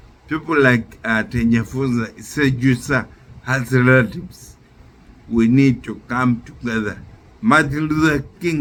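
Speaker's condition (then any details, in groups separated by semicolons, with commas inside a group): Neurological disease from torture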